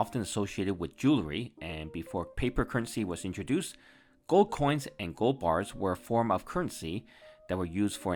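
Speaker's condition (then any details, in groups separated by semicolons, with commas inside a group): No condition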